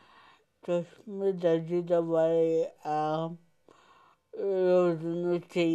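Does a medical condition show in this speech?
Yes: cerebral palsy.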